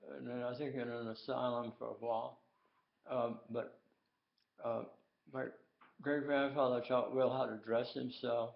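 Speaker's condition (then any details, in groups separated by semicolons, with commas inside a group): Tongue cancer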